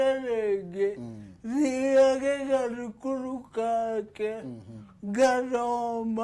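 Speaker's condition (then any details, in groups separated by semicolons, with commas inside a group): Cerebral palsy; speaks slowly, speaking effortful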